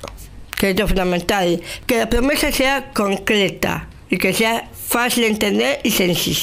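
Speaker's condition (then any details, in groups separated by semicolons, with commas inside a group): Down syndrome; age 35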